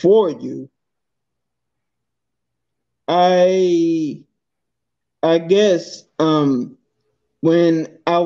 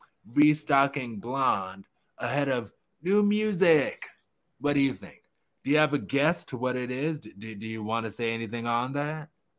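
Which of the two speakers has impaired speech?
The first: multiple sclerosis.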